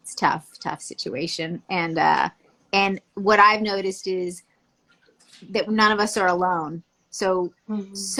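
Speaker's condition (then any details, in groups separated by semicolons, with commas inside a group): No condition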